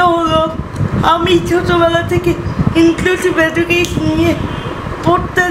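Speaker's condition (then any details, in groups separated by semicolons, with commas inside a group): Cerebral palsy; all four limbs, since just after birth, wheelchair user; cannot use hands or legs, cannot self-propel wheelchair; speaking very difficult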